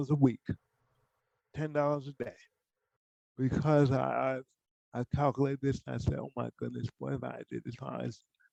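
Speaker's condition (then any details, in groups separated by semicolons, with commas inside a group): Cerebral palsy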